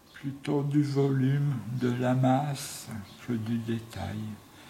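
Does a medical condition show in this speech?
Yes: tongue cancer; tracheostomy after surgery.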